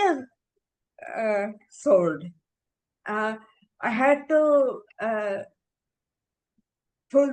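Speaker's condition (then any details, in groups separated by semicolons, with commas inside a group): Encephalitis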